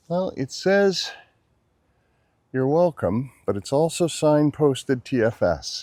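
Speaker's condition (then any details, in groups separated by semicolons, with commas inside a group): No condition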